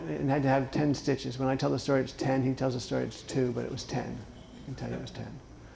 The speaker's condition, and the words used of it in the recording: Parkinson's disease. I got in from Saskatoon to Saskatchewan yesterday. That's a hard thing to say.